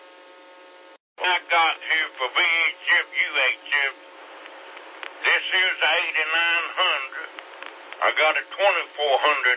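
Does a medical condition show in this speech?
Yes: slurred speech; stroke 3 years ago.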